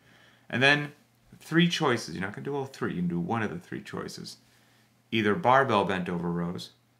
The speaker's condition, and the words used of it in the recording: No condition.